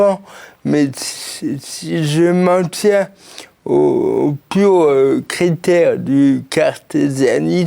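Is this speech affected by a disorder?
Yes: cerebral palsy; since birth, birth injury.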